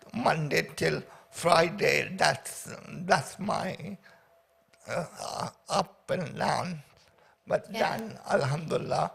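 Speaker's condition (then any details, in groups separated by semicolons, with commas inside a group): Paraplegia with essential tremor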